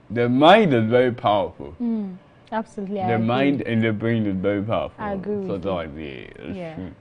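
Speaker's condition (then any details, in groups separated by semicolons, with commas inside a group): Cerebral palsy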